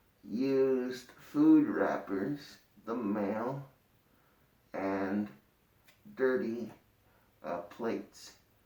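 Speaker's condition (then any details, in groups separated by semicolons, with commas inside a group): Cerebral palsy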